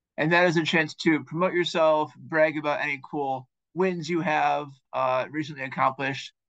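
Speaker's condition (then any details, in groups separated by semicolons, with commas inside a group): No condition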